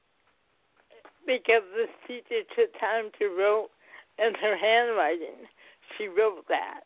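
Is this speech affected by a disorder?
Yes: cerebral palsy, mild; mildly affects speech, physical and occupational therapy from early life.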